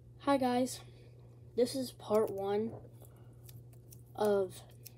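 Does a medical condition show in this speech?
No.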